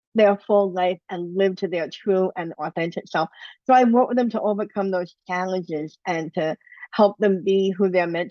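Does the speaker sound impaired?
Yes: bilateral cleft lip and palate; congenital bilateral cleft lip and palate, over 20 surgeries from two months to late twenties; surgeries ended in late twenties.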